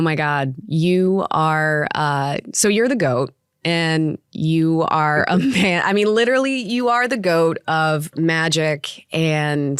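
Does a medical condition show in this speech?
No.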